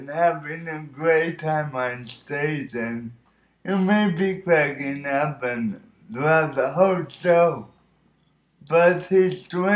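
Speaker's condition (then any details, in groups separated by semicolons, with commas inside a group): Cerebral palsy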